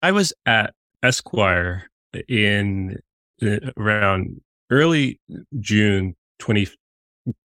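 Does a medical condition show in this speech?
Yes: stuttering; audible stuttering during interviews, noticed by listeners; here prolonged sounds.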